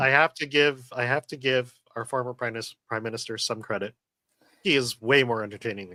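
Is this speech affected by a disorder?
No.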